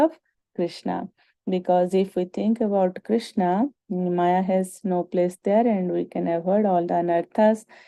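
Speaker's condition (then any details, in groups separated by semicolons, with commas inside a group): No condition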